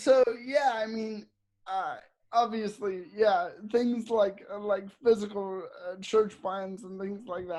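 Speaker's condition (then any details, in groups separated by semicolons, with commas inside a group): Cerebral palsy; audibly affected speech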